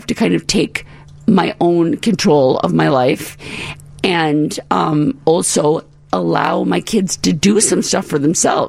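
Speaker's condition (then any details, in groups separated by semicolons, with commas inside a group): Paralyzed vocal cord; paralyzed vocal cord after life-threatening medical crisis and recovery; residual issues, otherwise doing well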